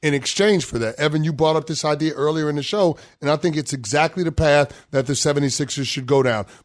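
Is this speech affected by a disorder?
No.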